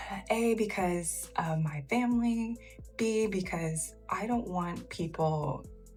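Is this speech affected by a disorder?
No.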